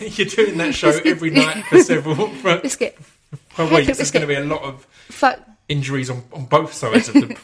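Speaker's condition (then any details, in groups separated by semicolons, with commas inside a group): Stutter; onset at age four after traumatic near drowning; must fight stutter when speaking, second nature now but can be exhausting; blocks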